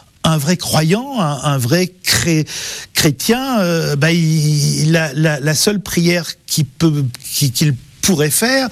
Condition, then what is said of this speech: Stuttering. Tant que je respecte les mots, je ne bégaye pas.